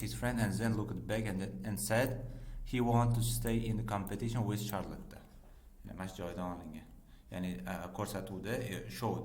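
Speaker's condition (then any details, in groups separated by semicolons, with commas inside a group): No condition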